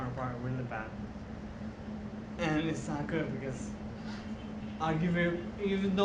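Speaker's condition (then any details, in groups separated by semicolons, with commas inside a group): Traumatic brain injury; ataxia affecting balance, past powered wheelchair use; walking now; slurs a lot, speaks too fast, worse one-on-one, had speech therapy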